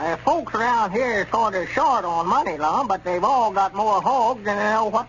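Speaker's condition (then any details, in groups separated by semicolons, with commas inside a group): No condition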